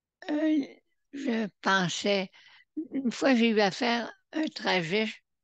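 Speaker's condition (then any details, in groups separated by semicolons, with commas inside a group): Parkinson's disease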